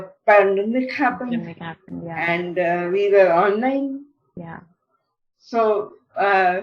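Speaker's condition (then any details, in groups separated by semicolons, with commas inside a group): Cerebral palsy; mild speech problem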